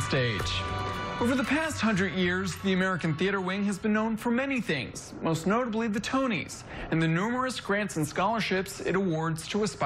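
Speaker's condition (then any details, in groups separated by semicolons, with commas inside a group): No condition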